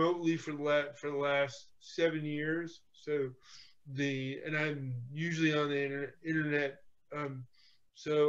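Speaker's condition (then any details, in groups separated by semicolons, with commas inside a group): Cerebral palsy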